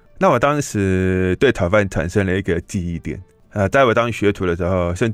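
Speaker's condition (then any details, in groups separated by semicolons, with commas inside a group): Hearing impairment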